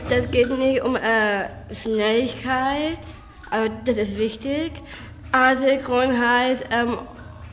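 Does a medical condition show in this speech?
Yes: Down syndrome; present from birth; frequent fillers and hesitations, word repetitions, short simple sentences, occasional grammatical slips.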